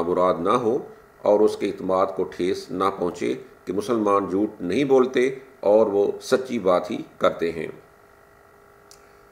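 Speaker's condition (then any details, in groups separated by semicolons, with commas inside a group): No condition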